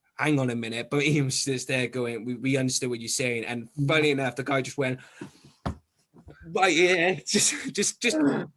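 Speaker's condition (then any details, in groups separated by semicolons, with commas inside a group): No condition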